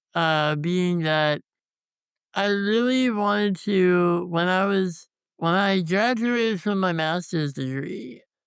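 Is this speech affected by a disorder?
Yes: congenital muscular dystrophy; tracheostomy.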